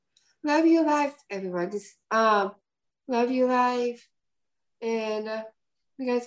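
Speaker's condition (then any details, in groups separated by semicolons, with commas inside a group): Down syndrome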